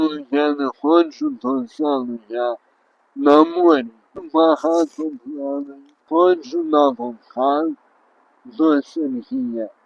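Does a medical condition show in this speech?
Yes: traumatic brain injury; car crash, many impairments.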